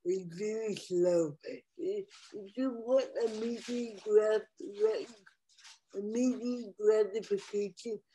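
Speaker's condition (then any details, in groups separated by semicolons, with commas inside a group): Cerebral palsy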